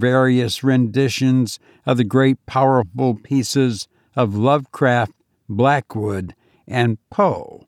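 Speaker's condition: No condition

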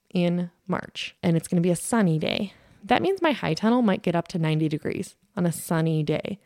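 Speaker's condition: No condition

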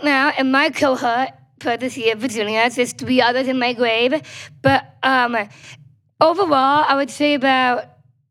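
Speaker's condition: Down syndrome

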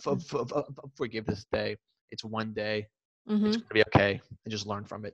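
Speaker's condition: Stuttering; stuttering since childhood, earlier speech therapy, speech therapy again junior and senior college years in Hattiesburg; stuttering varies day to day, much more disfluent when nervous, e.g. public speaking, reading aloud; repeated sounds

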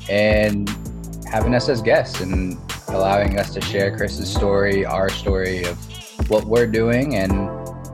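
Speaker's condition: No condition

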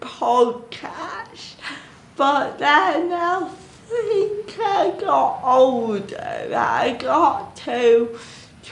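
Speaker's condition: Cerebral palsy; voice mistaken as put-on

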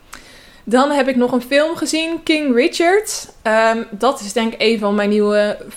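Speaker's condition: No condition

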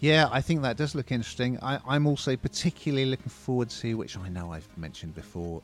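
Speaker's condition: No condition

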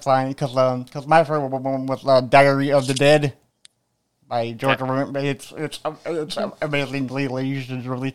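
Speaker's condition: Cerebral palsy

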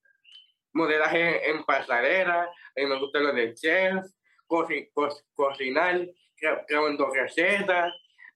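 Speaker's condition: Down syndrome; adult man aged 26 to 27

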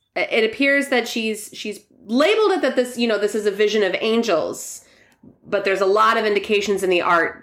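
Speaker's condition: No condition

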